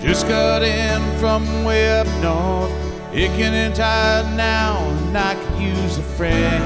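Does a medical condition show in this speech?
No.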